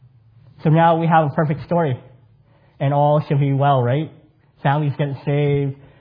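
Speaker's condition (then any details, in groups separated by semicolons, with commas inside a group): Cleft palate; congenital cleft palate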